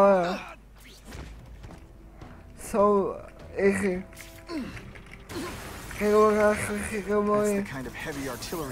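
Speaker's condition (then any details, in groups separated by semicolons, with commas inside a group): Cerebral palsy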